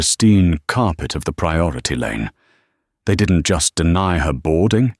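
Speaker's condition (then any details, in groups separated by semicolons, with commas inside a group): No condition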